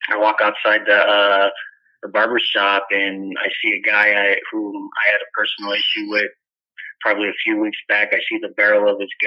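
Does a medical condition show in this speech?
No.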